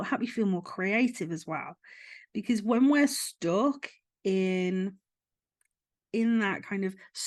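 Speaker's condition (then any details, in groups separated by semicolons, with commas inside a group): No condition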